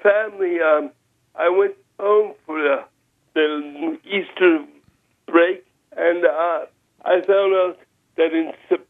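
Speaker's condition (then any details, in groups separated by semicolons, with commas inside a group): Spastic cerebral palsy; lifelong wheelchair use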